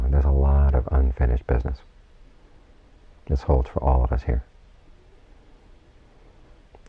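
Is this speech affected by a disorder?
No.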